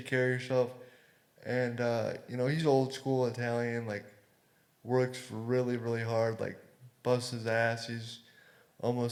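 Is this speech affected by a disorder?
Yes: cerebral palsy.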